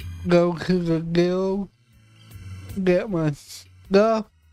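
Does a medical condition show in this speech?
Yes: cerebral palsy; affects voice.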